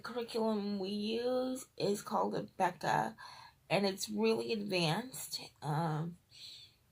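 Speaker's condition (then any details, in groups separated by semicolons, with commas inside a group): Cerebral palsy, triplegia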